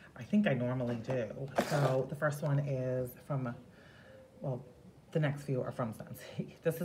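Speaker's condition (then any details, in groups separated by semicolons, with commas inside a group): No condition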